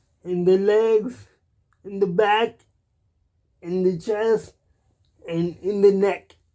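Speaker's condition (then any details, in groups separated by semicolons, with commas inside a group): Cerebral palsy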